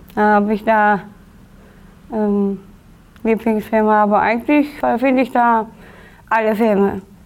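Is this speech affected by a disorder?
Yes: Down syndrome.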